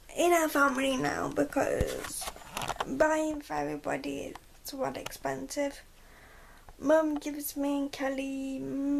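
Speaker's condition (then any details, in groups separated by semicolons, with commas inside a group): Cerebral palsy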